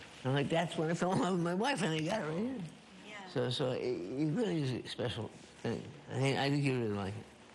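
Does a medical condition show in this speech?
Yes: Parkinson's disease.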